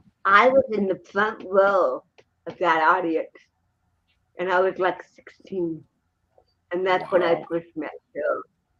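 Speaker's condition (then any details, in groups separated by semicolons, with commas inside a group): Cerebral palsy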